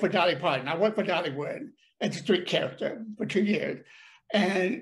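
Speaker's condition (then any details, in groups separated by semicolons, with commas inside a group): Deafness; brain damage from birth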